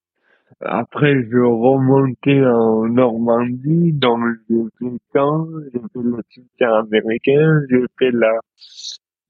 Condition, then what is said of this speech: Dystonia. Donc la dystonie, c'est une maladie neurologique qui impacte les troubles pour moi, qui peut faire des troubles de l'élocution et de la motricité fine.